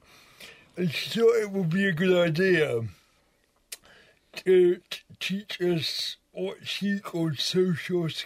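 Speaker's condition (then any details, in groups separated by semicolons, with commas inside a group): Cerebral palsy; wheelchair user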